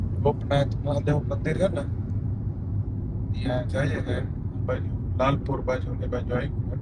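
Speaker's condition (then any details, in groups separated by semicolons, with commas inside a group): No condition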